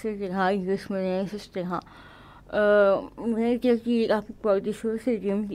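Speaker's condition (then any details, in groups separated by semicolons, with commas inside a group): Cerebral palsy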